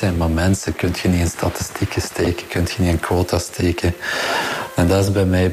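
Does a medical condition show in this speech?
No.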